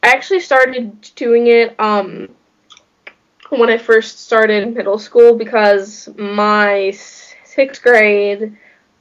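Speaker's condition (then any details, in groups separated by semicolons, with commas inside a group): Stuttering; stuttering since about age 3, father also stutters; age 16, 13 years since onset, ineffective school therapy, now stuttering-trained professional, friends support group conventions; prolonged sounds, blocks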